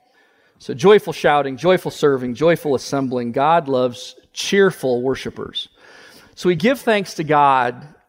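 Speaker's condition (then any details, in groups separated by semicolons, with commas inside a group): No condition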